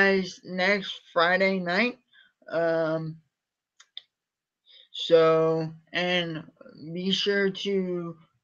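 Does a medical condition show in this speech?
Yes: cerebral palsy; from birth, uses wheelchair.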